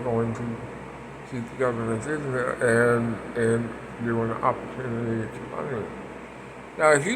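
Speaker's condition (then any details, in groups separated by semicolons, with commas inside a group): Parkinson's; speech impediment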